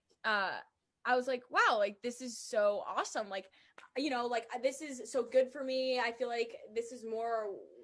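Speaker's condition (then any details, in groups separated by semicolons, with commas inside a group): No condition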